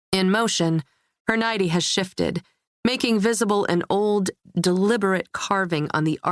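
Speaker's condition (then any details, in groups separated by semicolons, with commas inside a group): No condition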